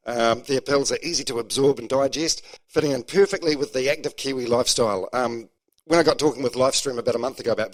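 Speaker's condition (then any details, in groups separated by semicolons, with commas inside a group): No condition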